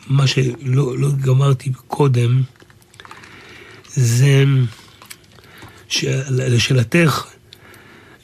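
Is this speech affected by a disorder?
Yes: aphasia; completed rehabilitation at Beit Loewenstein, considered outstanding graduate; writing and speaking both a struggle.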